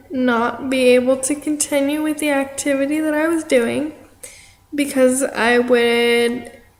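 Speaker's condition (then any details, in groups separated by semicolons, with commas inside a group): Cerebral palsy; affects arm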